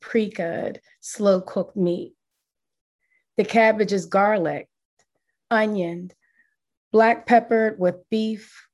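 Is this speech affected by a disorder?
No.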